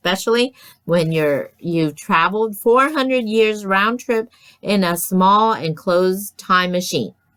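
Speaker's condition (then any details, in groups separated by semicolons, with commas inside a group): No condition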